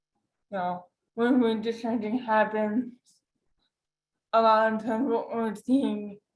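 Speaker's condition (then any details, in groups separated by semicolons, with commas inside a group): Cerebral palsy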